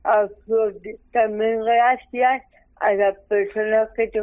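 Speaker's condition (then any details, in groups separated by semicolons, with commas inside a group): Cerebral palsy; brain damage at birth from lack of oxygen, midwife negligence, hospital Virgen de la Salud de Toledo, 47 years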